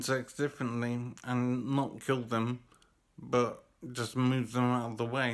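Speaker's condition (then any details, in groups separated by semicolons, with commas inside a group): Brain injury; severe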